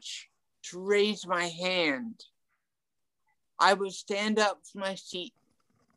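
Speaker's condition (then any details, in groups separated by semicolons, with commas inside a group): Ataxic cerebral palsy; mild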